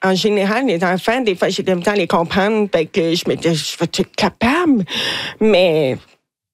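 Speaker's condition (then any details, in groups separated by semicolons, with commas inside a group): Hearing loss; hard of hearing; hard to tell who is speaking in groups, relies on raised hands, writing, pointing; own singing described as not pretty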